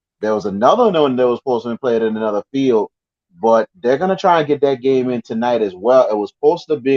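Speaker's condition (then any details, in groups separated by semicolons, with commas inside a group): No condition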